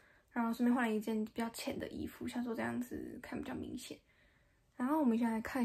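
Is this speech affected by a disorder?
No.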